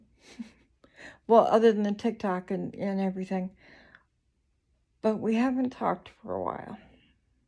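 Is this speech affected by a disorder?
Yes: cerebral palsy; speech noticeably atypical.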